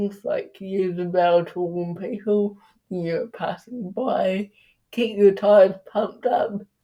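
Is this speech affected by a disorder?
Yes: cerebral palsy.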